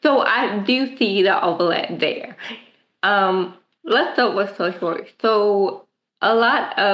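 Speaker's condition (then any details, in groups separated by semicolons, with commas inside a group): Cerebral palsy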